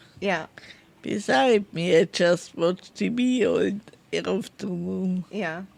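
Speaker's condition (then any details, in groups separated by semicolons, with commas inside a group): Multiple sclerosis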